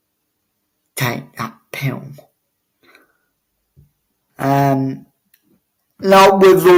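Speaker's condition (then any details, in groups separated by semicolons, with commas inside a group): Cerebral palsy; obvious speech impediment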